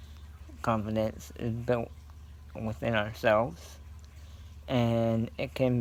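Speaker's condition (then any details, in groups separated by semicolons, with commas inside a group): Cerebral palsy; scoliosis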